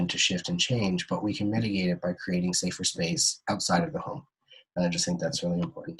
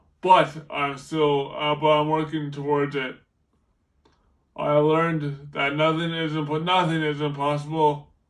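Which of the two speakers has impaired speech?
The second: brain injury; car crash, permanent damage, balance and coordination difficulties, unsteady gait; about 5 years since injury, relearned walking, talking, feeding; dysarthria, relearned how to talk.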